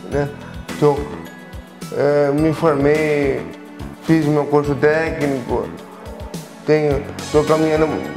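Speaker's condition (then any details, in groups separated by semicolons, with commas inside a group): Cerebral palsy; from extreme premature birth, physical disability; age 31, near-normal functioning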